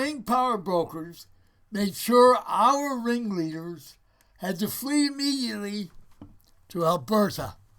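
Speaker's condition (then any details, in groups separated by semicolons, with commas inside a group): Parkinson's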